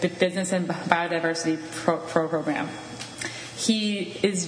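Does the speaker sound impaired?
No.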